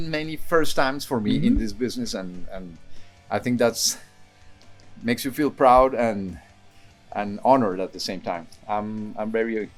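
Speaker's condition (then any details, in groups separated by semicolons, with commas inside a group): No condition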